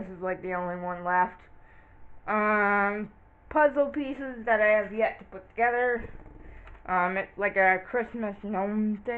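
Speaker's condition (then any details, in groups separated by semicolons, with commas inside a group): Cerebral palsy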